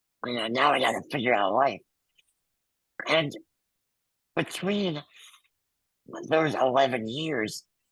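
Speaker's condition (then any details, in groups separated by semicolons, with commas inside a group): Muscular dystrophy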